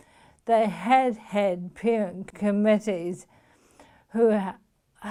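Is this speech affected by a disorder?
Yes: motor neuron disease.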